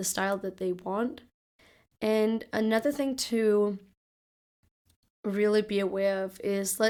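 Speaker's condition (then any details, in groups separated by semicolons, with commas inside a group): No condition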